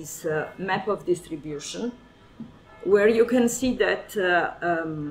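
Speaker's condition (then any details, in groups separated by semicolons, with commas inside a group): No condition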